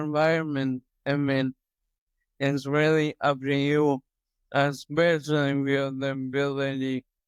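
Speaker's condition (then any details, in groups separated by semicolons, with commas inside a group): Toxic leukoencephalopathy, locked-in syndrome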